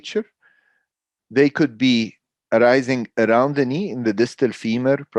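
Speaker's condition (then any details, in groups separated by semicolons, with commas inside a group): No condition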